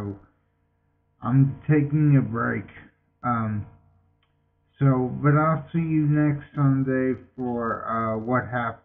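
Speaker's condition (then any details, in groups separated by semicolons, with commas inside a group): Multiple sclerosis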